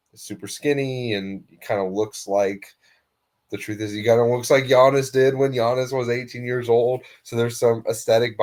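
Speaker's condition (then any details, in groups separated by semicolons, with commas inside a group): No condition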